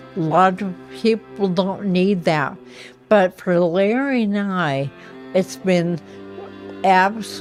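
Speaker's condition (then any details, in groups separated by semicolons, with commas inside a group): Ataxia; affects motor skills and voice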